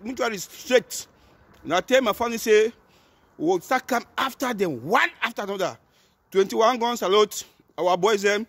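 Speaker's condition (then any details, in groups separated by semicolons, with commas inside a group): No condition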